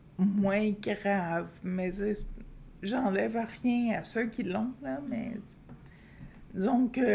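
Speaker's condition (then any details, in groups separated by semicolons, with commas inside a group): Friedreich's ataxia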